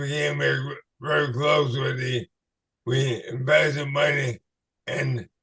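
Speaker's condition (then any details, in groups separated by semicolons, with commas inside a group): ALS/MND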